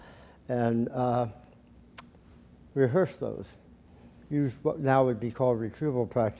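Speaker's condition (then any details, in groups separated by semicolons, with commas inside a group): Tongue cancer surgery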